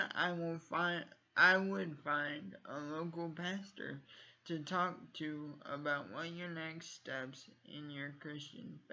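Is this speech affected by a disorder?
Yes: cerebral palsy; from birth, uses wheelchair.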